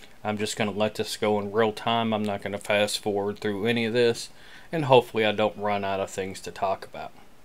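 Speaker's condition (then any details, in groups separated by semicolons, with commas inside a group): No condition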